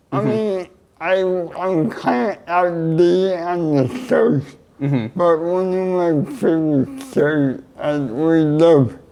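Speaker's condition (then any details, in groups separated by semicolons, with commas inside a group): Cerebral palsy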